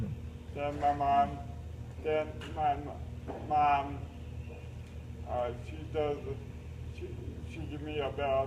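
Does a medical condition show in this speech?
Yes: cerebral palsy; uses a lift for transfers.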